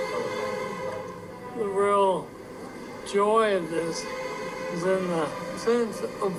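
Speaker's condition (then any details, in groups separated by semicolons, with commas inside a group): Parkinson's disease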